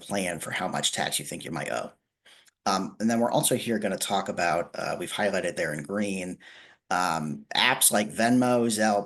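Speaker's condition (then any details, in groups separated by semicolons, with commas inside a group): No condition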